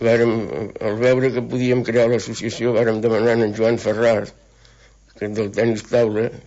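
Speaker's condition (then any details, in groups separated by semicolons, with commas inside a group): Parkinson's disease; brain stops making dopamine affecting psychomotor function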